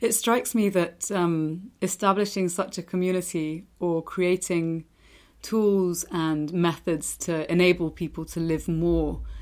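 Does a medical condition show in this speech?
No.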